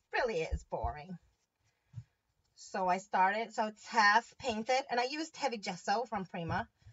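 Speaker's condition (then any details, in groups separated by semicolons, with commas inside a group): No condition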